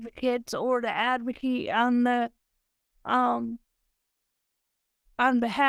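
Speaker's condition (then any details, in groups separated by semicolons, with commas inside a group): Cerebral palsy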